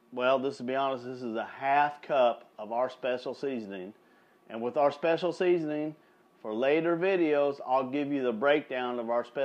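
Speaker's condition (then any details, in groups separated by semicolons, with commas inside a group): No condition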